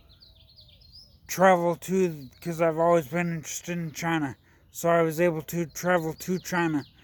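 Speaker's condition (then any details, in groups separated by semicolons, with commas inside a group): Traumatic brain injury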